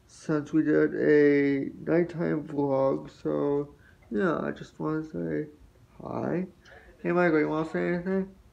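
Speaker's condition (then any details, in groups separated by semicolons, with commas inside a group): Spastic quadriplegic cerebral palsy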